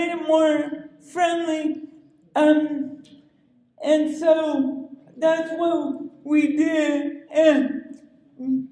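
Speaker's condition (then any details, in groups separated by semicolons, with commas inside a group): Cerebral palsy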